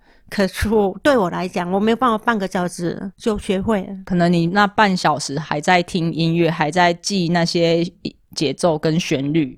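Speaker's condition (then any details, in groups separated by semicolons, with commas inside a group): Moderate-to-severe hearing loss; hearing aid taken off during recording and held to microphone, then only sees lips moving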